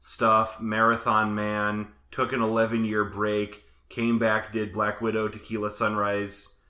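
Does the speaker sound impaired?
No.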